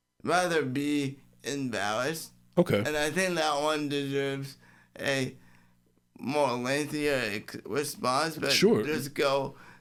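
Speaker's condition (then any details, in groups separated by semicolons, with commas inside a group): Cerebral palsy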